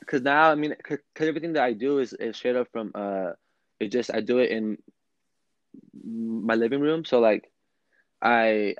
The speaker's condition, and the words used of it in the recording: Stuttering. I have a stutter when I speak.